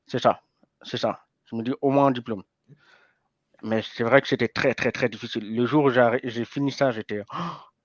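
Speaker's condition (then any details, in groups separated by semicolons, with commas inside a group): Hearing impairment from birth; congenital hearing loss, lip reading since birth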